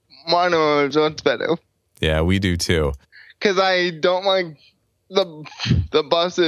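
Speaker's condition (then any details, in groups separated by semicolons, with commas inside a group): Cerebral palsy; uses a chair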